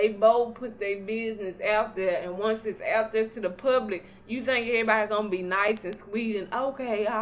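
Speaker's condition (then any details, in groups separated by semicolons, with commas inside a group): Cerebral palsy; not paralyzed, can stand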